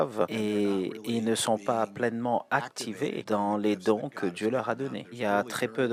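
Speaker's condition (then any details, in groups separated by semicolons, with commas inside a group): No condition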